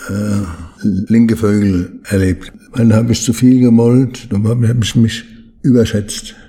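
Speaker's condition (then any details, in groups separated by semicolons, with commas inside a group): Parkinson's disease; slowed movements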